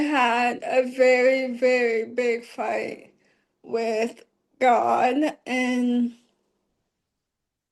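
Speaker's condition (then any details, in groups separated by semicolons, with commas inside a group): ALS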